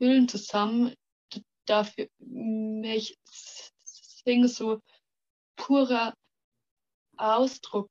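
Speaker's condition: Stuttering; stuttering since kindergarten age, many logopedists and speech therapists; prolonged sounds, blocks

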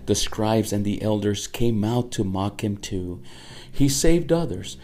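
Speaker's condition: No condition

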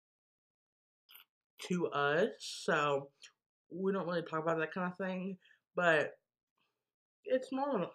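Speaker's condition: Stuttering; takes forever to get point across, knows exactly what to say; prolonged sounds

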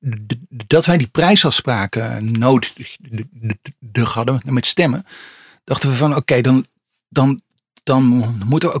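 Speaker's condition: Stuttering; lifelong stutter, stuttering therapy and Delferro method tried, ADD makes required focus hard; still stutters, fluent behind microphone when voicing scripts; occasional stutters, pleasant eloquent voice, trouble starting phrases with k sound, records 'eik' and splices k; repeated words, prolonged sounds

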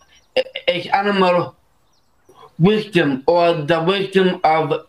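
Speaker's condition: Down syndrome

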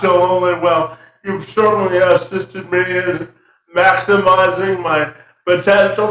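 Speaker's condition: Spastic quadriplegia cerebral palsy; legs affected

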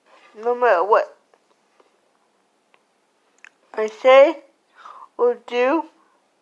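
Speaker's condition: Cerebral palsy; slurred speech

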